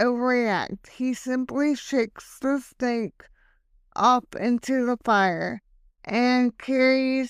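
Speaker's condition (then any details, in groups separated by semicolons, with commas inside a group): Hemiplegic cerebral palsy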